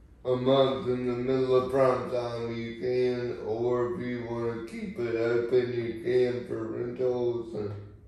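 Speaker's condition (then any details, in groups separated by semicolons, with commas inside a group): Cerebral palsy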